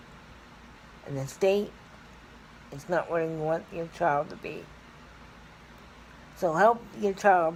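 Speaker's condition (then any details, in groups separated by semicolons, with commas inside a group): Cerebral palsy; scoliosis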